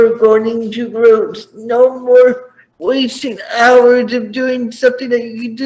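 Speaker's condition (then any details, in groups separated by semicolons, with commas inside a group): Cerebral palsy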